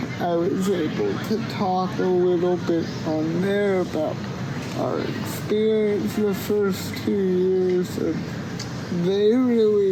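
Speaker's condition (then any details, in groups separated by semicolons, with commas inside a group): Cerebral palsy; cannot walk unaided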